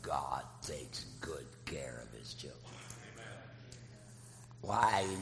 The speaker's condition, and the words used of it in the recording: Laryngectomy. If my mother were alive, she would say, how dare you speak to me in that tone of voice.